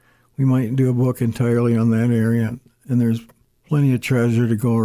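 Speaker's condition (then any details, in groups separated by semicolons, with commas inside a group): Parkinson's disease; stutters and stammers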